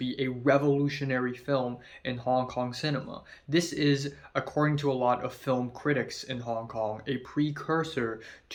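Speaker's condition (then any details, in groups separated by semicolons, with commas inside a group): No condition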